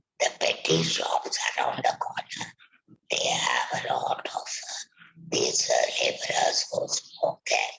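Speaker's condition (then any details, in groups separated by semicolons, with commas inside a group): Laryngectomy for vocal cord cancer; natural voice lost, speaks with voice prosthesis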